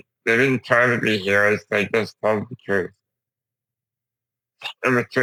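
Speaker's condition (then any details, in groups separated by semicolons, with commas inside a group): Duchenne muscular dystrophy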